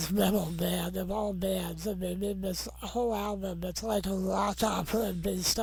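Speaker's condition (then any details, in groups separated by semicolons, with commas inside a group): Non-progressive muscular dystrophy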